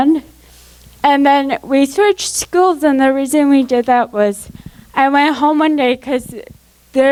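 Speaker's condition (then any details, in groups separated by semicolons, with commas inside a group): Cerebral palsy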